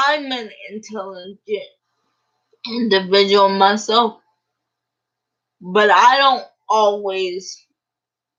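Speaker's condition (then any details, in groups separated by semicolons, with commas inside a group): Cerebral palsy; uses a wheelchair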